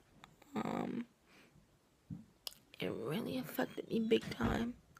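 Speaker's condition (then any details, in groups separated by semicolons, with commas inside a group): Cerebral palsy, triplegia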